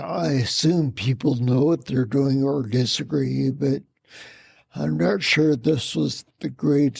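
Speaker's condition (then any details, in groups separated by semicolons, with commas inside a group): Spinocerebellar ataxia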